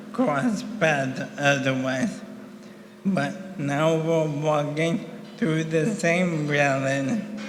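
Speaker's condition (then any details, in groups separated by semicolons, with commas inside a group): ALS; about 1.5 years since diagnosis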